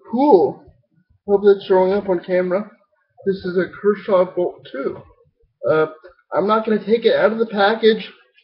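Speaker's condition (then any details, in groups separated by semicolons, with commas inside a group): Cerebral palsy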